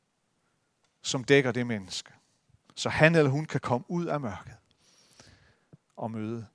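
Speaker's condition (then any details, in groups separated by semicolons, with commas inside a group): No condition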